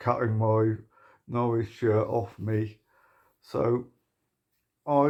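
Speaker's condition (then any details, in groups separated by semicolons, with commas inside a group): Motor neuron disease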